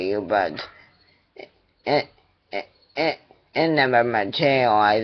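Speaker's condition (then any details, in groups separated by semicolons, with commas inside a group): Cerebral palsy; attending therapy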